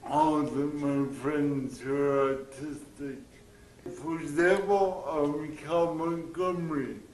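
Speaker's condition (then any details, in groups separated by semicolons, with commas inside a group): Cerebral palsy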